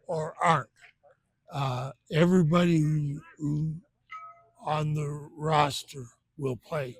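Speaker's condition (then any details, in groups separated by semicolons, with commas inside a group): Benign essential tremor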